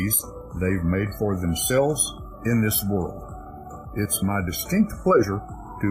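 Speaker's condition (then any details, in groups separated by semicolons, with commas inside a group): No condition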